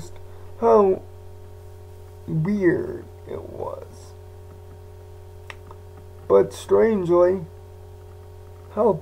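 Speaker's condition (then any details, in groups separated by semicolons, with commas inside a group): Cerebral palsy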